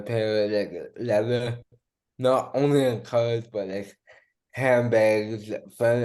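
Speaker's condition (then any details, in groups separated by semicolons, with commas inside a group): Cerebral palsy; diagnosed at about two months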